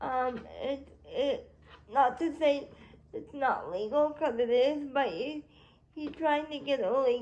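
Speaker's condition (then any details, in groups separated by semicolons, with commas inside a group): Cerebral palsy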